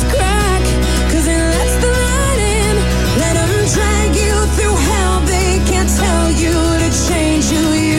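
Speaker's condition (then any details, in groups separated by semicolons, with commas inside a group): No condition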